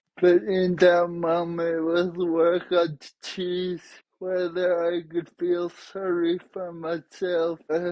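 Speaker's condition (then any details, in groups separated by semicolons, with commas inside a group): Traumatic brain injury; caused by accident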